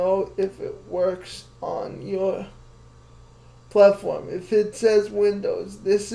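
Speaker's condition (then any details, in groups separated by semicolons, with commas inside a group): Cerebral palsy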